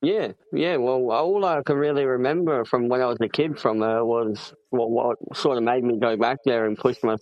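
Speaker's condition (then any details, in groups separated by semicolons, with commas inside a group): Cleft palate; congenital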